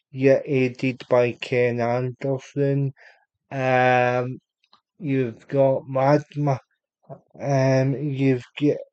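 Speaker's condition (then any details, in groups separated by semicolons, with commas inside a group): Cerebral palsy; unable to walk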